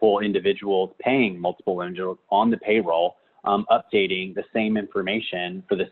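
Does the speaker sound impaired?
No.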